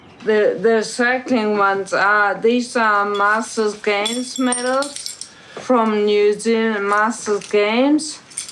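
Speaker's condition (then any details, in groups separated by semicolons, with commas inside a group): Brain injury; acquired, accident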